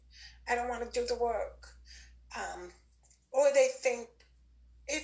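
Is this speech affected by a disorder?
Yes: deafness; born with normal hearing, progressive hearing loss from age 9, from barefoot water skiing.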